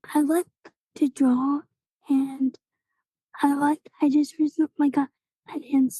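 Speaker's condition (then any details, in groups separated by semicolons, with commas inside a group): Cerebral palsy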